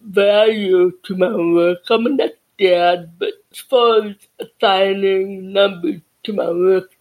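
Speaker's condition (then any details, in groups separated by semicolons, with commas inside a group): Deafness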